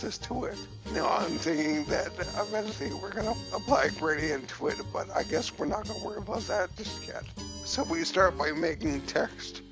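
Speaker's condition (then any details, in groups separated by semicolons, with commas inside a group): Cerebellar ataxia from brain tumour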